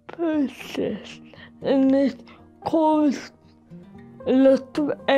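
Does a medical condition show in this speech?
Yes: cerebral palsy; severe physical impairment.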